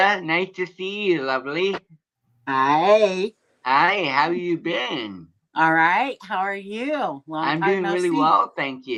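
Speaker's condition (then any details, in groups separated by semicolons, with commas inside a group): Cerebral palsy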